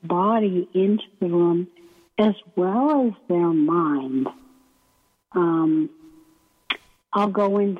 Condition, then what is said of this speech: ALS (motor neuron disease). The muscles make it hard to breathe and also make it hard to speak.